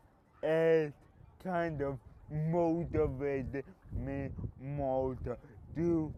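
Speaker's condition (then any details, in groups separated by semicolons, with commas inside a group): Cerebral palsy; speech impediment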